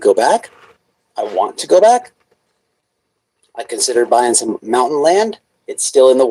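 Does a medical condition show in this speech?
No.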